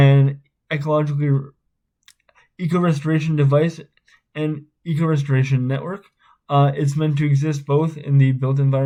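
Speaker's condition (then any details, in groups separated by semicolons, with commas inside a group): Spastic cerebral palsy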